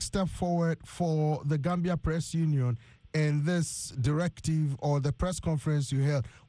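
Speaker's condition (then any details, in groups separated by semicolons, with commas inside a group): No condition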